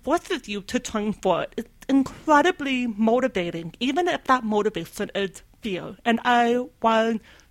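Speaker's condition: Deafness; hearing aid in left ear

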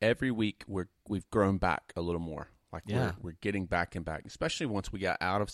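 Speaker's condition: No condition

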